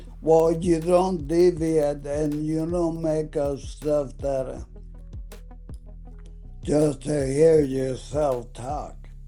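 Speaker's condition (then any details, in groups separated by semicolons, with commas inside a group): ALS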